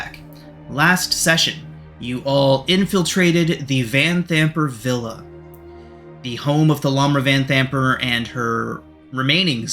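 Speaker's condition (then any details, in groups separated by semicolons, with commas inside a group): No condition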